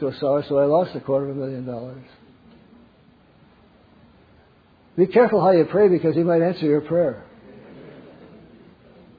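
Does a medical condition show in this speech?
Yes: Parkinson's; wakes up around 3 am.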